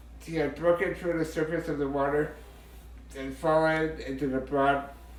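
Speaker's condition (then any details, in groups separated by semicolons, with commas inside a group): Muscular dystrophy, Duchenne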